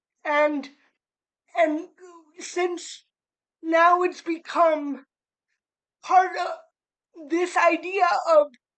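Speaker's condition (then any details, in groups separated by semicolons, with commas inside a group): Cerebral palsy; spastic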